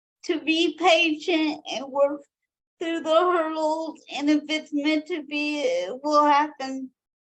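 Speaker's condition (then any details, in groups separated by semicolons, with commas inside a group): Cerebral palsy; from birth, 42 surgeries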